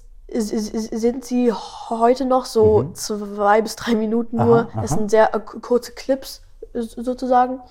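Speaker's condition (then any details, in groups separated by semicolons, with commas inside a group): Stuttering; 12-year-old boy; stutters a lot in this conversation, especially when talking about stuttering; no stuttering when singing, stutters rapping without melody, little in own podcast when in flow, fast rate, better slower; repeated sounds, prolonged sounds, blocks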